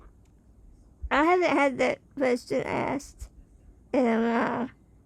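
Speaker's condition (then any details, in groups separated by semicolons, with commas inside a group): Spinal muscular atrophy type 2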